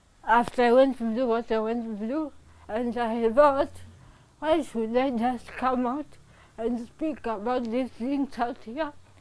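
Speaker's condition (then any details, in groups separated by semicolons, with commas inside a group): Cerebral palsy; from birth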